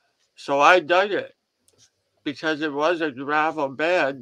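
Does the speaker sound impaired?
Yes: head and neck cancer surgery; survivor, about 14 years since diagnosis, 43% five-year survival odds then.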